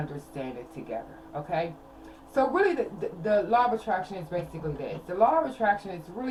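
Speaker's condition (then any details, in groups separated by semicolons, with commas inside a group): No condition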